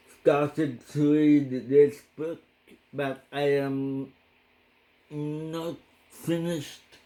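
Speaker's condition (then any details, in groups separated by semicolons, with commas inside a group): Cerebral palsy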